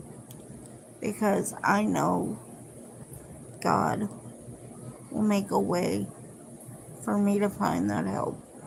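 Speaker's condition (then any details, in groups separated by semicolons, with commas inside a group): Cerebral palsy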